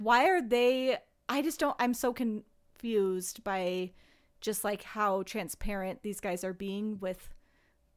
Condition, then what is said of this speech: None; typical speech.